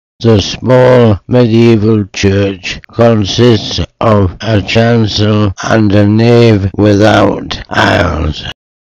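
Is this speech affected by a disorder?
Yes: motor neuron disease.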